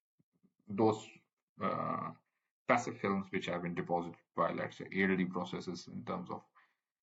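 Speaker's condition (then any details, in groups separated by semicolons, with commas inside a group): No condition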